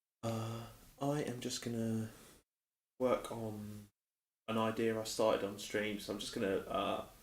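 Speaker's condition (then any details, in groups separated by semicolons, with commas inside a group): No condition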